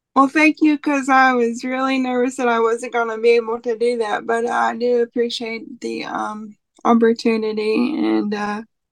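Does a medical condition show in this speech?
Yes: cerebral palsy; no speech dictation software at present, would like to have it.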